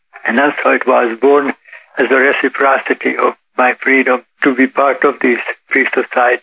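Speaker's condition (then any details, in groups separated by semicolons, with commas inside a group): Parkinson's disease; walks 3 miles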